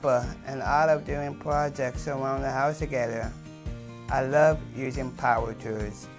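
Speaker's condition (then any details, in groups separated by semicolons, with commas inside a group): Down syndrome, trisomy 21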